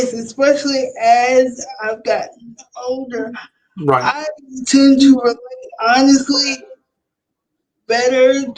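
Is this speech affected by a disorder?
Yes: cerebral palsy.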